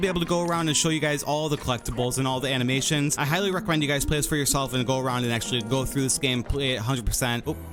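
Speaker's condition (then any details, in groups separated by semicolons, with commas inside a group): No condition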